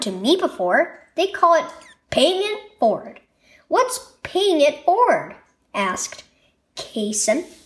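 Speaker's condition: No condition

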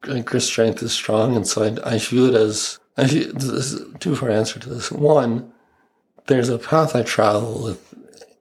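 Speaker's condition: ALS; recent pneumonia with breathing concerns

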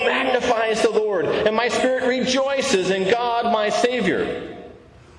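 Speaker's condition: No condition

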